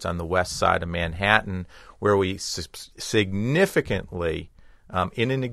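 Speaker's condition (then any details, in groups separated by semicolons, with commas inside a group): No condition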